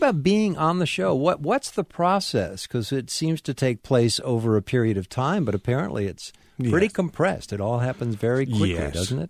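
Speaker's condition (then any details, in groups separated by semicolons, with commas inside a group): No condition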